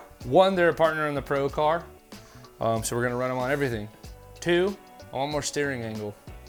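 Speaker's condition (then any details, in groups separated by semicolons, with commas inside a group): No condition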